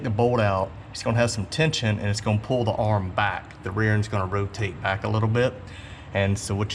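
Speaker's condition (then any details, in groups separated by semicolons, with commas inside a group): No condition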